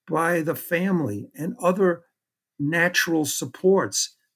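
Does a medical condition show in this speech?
No.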